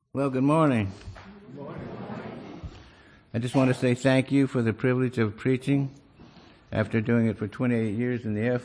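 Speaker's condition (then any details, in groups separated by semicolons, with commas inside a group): Parkinson's disease; leg pain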